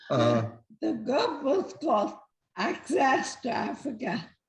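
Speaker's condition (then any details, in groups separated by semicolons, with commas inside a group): Multiple system atrophy; cannot walk on land, uses scooter, water therapy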